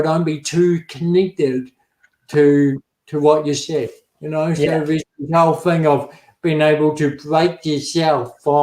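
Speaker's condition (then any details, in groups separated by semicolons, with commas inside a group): Cerebral palsy; affects speech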